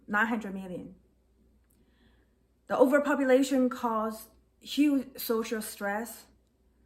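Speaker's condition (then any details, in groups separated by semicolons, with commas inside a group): No condition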